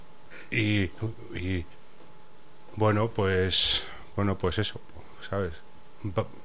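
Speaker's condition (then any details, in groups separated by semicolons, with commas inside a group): Stuttering; practises bioenergetics as a method to feel better; prolonged sounds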